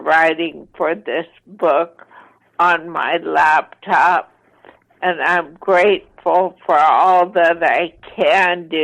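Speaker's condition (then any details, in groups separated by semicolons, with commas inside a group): ALS, mild; voice slightly impaired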